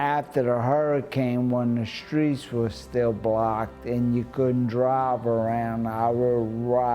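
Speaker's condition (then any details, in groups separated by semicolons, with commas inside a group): ALS; severe before diagnosis, now slow but much clearer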